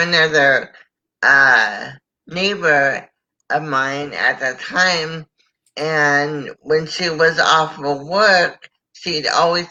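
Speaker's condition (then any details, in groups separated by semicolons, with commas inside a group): Cerebral palsy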